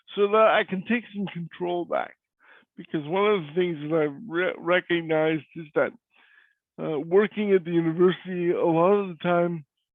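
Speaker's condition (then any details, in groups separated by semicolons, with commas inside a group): Cerebral palsy; voice is different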